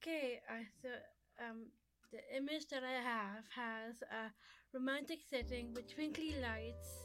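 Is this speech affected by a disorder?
Yes: Down syndrome; described as a learning disability.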